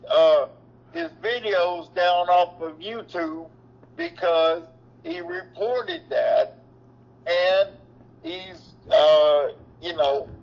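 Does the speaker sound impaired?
Yes: cerebral palsy; mobility affected, previously off feet; reports being back on feet, running in yard days after taking ImmuCyst supplement.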